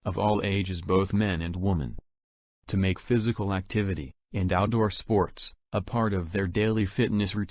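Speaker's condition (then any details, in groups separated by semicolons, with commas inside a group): No condition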